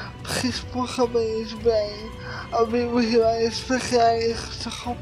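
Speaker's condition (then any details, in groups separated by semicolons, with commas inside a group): Cerebral palsy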